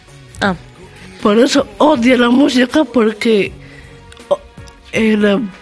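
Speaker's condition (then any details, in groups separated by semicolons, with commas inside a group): Down syndrome; trisomy 21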